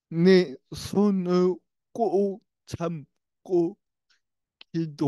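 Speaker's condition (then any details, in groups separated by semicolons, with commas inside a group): Brain lesion disability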